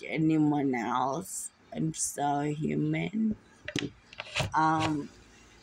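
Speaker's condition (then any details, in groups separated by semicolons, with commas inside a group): Muscular dystrophy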